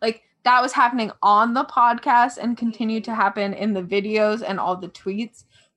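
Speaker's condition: No condition

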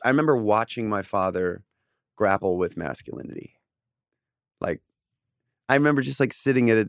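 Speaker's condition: No condition

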